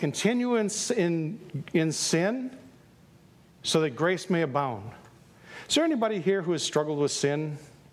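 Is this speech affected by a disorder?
No.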